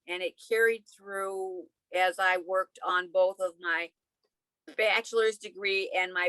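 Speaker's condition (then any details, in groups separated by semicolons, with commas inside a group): No condition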